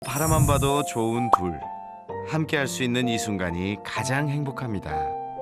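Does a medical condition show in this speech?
No.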